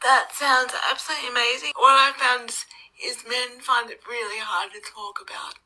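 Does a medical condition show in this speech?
Yes: cerebral palsy; wheelchair user, needs support worker, none available pre-ndis.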